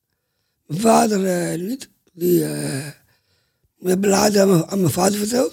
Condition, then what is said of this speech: Down syndrome. En inderdaad, wat je zegt, hoe je hier zit, je verwoordt zelf heel goed.